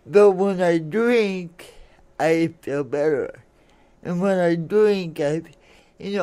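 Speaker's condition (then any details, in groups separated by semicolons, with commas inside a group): Cerebral palsy; from birth, affects speech and motor skills including hands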